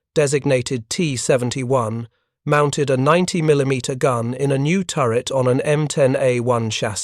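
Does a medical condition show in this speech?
No.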